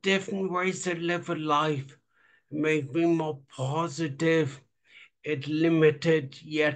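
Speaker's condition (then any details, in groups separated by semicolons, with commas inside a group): Traumatic brain injury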